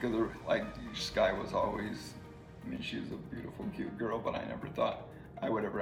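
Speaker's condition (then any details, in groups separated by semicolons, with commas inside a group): ALS; slowly progressing ALS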